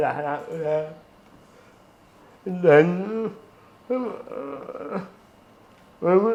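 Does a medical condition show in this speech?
Yes: cerebral palsy.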